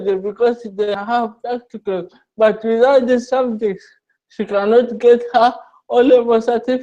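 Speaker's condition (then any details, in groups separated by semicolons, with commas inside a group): Cerebral palsy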